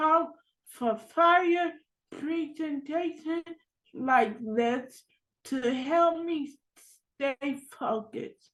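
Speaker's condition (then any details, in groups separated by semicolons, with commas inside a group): Cerebral palsy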